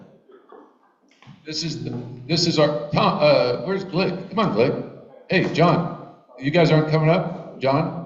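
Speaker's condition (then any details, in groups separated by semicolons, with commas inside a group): No condition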